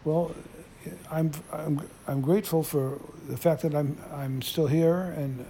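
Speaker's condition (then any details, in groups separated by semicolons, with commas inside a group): Parkinson's disease; typical form, tremor onset in right arm and hand, spread a little, 9 years since onset; stable last 1.5 to 2 years, exercise programs, medication combination, cannot drive; some self-described stuttering while talking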